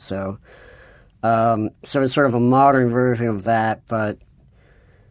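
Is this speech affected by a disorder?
Yes: cleft palate.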